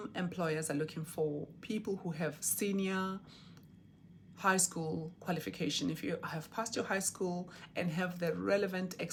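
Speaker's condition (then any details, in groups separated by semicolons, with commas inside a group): No condition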